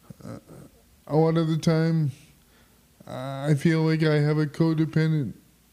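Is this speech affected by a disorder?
Yes: quad spastic cerebral palsy; spastic quadriplegic cerebral palsy, uses power wheelchair.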